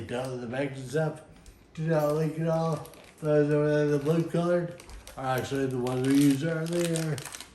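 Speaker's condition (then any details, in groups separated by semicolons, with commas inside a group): Friedreich's ataxia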